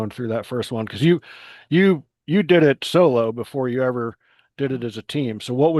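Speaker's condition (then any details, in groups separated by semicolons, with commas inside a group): No condition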